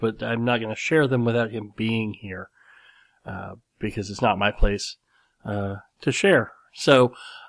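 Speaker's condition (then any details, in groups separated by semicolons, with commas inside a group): Cleft lip and palate; nose still slightly crooked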